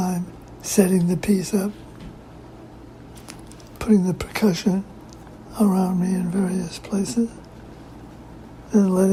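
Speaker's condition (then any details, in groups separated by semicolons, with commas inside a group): Parkinson's disease; lost voice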